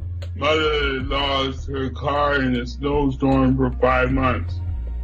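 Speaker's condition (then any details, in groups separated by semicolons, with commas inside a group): Cerebral palsy; cerebral palsy from birth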